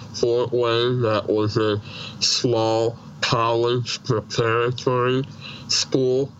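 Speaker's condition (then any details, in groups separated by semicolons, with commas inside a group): Treacher Collins syndrome, severe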